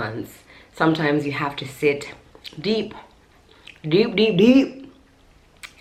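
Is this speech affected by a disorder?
No.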